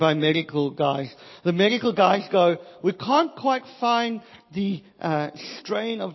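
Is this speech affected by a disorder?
Yes: cleft palate, Pierre Robin syndrome.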